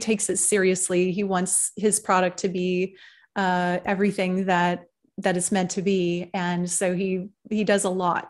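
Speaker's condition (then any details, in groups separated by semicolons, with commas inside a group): No condition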